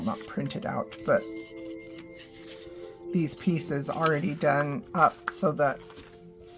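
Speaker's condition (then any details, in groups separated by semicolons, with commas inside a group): No condition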